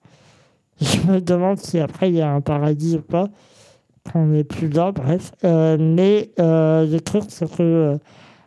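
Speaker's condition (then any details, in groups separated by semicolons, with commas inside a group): Congenital muscular dystrophy; muscles stayed thinner and weaker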